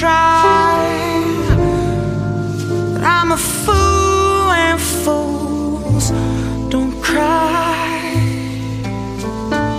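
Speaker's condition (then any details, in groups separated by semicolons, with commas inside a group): No condition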